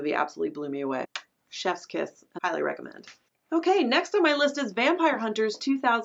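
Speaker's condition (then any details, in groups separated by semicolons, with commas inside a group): No condition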